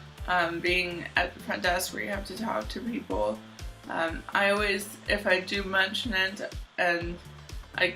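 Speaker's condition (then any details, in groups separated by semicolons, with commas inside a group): Cerebral palsy, mild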